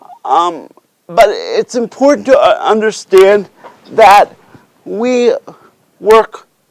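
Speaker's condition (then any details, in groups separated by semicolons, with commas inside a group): Cerebral palsy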